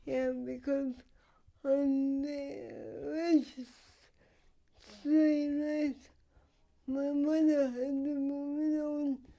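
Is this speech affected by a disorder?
Yes: cerebral palsy; needs practically everything done for her, including getting up, dressing, washing and feeding.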